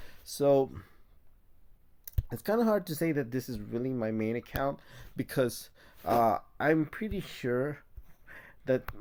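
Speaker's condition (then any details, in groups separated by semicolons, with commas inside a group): No condition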